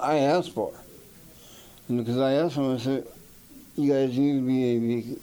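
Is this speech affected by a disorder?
Yes: Parkinson's disease; Parkinson's found at age 30 during neck surgery after car accident, stage 4 at diagnosis, wheelchair-bound; stage 5, about 24 years since diagnosis, wheelchair-bound 8 years.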